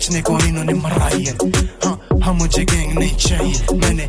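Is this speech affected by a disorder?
No.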